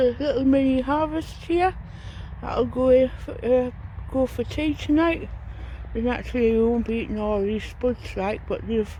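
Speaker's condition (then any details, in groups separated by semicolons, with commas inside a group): Tongue cancer, partial glossectomy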